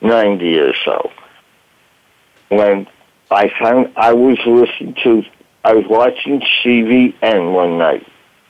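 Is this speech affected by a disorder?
Yes: voice box damage from tracheostomy; lasting physical voice challenge from damaged voice box.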